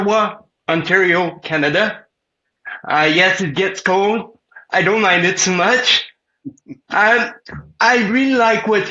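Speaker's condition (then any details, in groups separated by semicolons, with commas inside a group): Cerebral palsy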